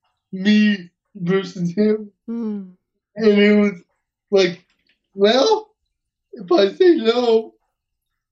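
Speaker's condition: Cerebral palsy; uses wheelchair, hearing intact

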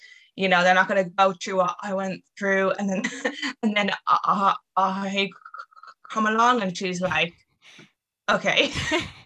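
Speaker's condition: Stuttering; onset at age 3, inherited from mother who also stutters, more covertly; more severe than mother's; prolonged sounds, blocks

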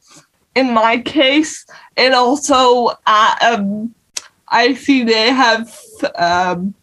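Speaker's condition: Cerebral palsy; non-progressive

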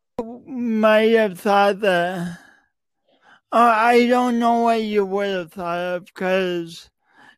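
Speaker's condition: Cerebral palsy; speech impediment evident tonight

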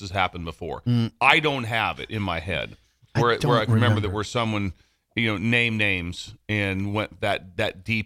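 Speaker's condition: No condition

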